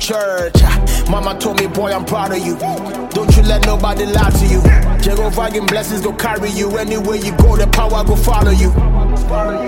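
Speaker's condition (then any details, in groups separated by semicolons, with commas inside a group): No condition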